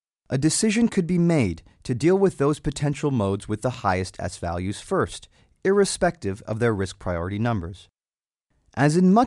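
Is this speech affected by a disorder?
No.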